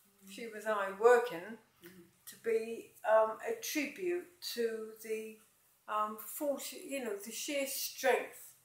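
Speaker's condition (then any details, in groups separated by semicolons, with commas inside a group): MND, mild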